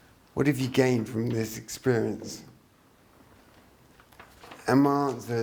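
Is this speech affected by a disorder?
Yes: traumatic brain injury.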